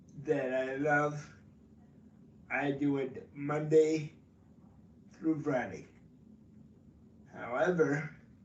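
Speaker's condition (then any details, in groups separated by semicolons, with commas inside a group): Cerebral palsy; from birth, affects legs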